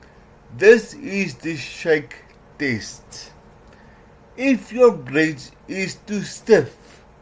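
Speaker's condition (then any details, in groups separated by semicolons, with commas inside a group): Cerebral palsy; doubted legs could last 6 continuous hours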